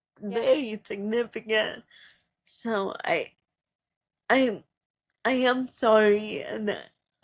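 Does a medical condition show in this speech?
Yes: cerebral palsy; speaks differently.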